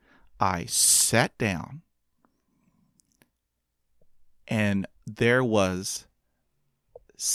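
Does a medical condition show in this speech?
Yes: stuttering; before age 40 switched feared words mid-sentence to avoid blocks, mentally exhausting, Xanax from doctor before presenting; still stutters, openly discloses, no longer avoids words, unedited stutter on podcast My Stuttering Life; stutters on every letter and word, in Turkish, English, Spanish, takes longer; here blocks.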